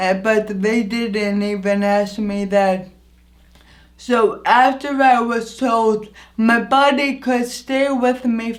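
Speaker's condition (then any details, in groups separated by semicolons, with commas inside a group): Anoxic brain injury; injury affects voice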